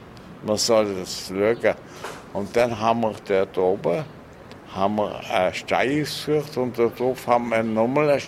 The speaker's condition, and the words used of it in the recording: Stroke. Sie sind jetzt verloren gegangen durch den Schlaganfall, den ich hatte.